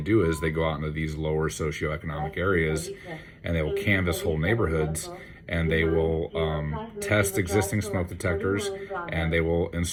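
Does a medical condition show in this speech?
No.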